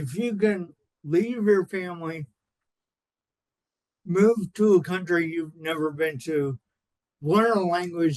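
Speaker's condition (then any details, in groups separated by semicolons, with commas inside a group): Cerebral palsy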